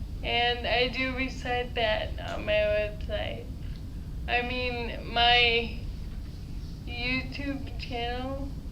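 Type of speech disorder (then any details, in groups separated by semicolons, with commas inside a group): Ataxic dysarthria; Friedreich's ataxia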